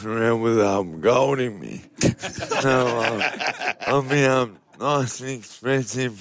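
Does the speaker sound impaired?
Yes: motor neurone disease; sporadic motor neurone disease, deteriorating quickly; treatment overseas, exploring TPS neuromodulation in Melbourne, home device twice daily, nanocrystallized gold drug; speech affected as disease progressed.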